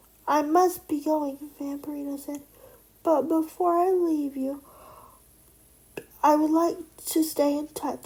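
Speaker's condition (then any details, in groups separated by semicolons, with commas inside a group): Cerebral palsy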